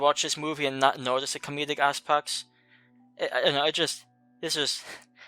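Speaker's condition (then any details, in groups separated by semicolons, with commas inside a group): No condition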